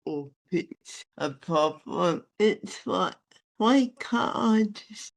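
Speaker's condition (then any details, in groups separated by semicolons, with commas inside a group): Athetoid spastic cerebral palsy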